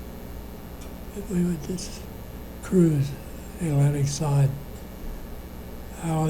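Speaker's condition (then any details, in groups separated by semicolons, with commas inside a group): Parkinson's disease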